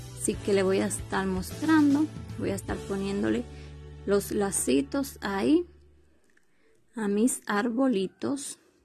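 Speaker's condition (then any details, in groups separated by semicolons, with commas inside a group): No condition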